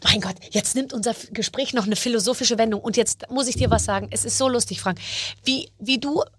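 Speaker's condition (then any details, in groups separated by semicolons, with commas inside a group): No condition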